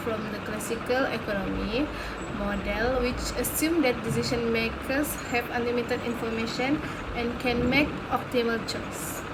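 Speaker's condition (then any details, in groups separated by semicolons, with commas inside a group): No condition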